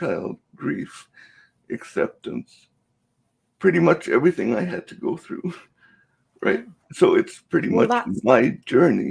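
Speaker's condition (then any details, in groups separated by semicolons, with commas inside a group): Cerebral palsy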